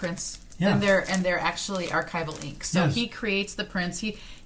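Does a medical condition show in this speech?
No.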